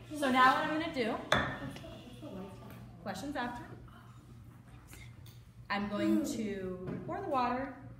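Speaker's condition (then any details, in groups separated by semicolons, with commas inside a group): No condition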